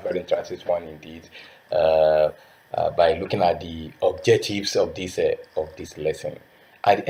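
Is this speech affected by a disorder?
No.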